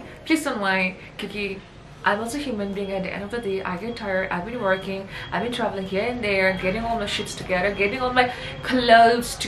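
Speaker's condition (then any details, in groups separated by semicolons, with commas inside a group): No condition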